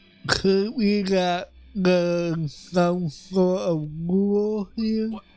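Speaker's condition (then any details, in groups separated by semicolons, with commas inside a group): Cerebral palsy; affects voice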